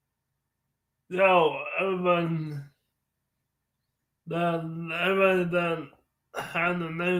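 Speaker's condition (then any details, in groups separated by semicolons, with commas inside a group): Cerebral palsy; from birth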